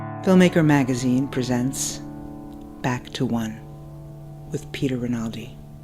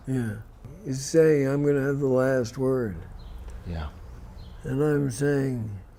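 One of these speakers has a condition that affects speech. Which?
The second: Parkinson's disease; about 15 years since diagnosis, on medication, limited typing.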